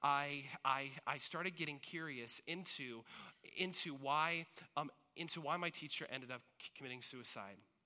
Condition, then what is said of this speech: Stuttering. And I've still got a stutter that I'll probably have for the rest of my life.